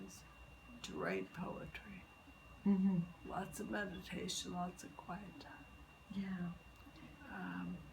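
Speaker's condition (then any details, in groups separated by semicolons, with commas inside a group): Multiple sclerosis; onset with leg weakness, seven years before diagnosis; nursing home resident 13.5 years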